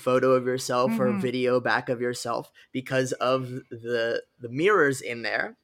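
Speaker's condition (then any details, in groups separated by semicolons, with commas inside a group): No condition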